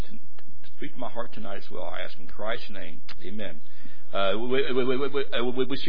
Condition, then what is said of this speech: Stuttering. Seems like I stutter less and talk slower when my heart's broken.